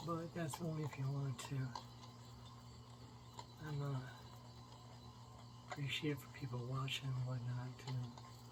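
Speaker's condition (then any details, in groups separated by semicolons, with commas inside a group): Myasthenia gravis; affects two fingers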